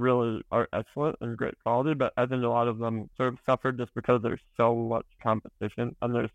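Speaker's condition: Spinal muscular atrophy

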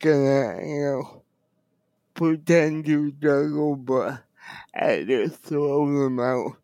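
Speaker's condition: Cerebral palsy; wheelchair user

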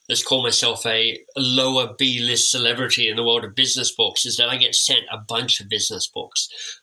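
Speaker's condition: Cleft lip and palate; orthodontic treatment

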